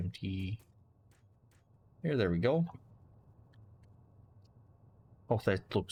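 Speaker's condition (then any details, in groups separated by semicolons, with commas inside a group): No condition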